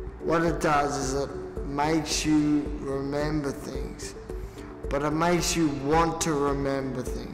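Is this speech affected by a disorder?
Yes: traumatic brain injury; in rehabilitation.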